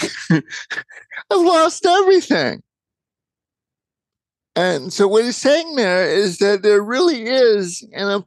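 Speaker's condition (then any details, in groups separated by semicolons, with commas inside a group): Cerebral palsy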